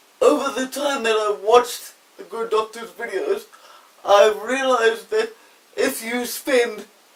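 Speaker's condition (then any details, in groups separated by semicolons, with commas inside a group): Quadriplegic cerebral palsy, severe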